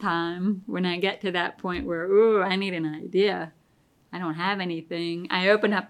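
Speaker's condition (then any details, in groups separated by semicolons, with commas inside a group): Deafness; pretty bad tinnitus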